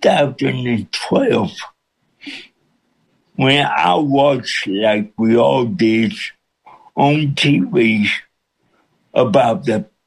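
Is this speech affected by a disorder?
Yes: cerebral palsy with speech impediment; pastor John Hayes feared nobody could understand.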